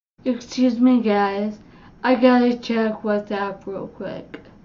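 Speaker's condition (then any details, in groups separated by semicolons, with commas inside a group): Cerebellar ataxia; caused by brain bleed, unsteady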